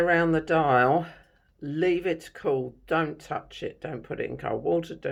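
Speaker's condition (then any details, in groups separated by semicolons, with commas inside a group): No condition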